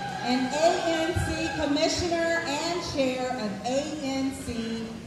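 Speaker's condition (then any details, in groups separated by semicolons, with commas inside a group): No condition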